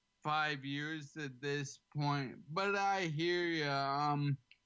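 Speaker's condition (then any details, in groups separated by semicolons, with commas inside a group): ALS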